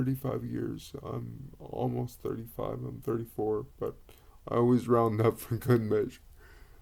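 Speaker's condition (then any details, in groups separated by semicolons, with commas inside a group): Cerebral palsy; quadriplegic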